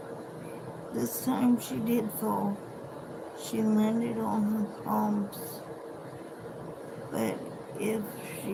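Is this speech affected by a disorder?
Yes: cerebral palsy.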